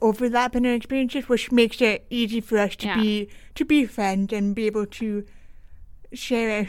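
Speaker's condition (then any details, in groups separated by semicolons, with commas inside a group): Deaf with cochlear implant, congenital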